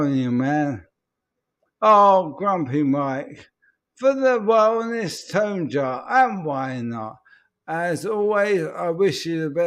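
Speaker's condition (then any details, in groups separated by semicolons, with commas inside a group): ALS; speech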